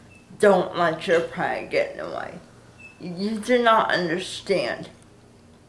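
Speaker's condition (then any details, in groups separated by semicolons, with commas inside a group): Cerebral palsy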